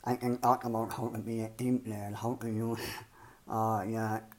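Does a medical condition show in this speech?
Yes: cleft palate and lip; developed a very different way of speaking, ongoing speech impediment.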